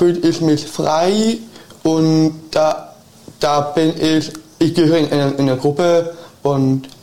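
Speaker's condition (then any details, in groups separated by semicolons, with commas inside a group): Down syndrome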